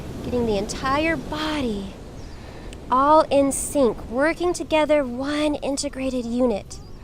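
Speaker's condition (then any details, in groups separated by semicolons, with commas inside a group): No condition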